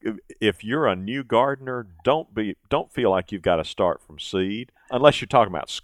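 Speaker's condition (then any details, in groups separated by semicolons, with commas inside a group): No condition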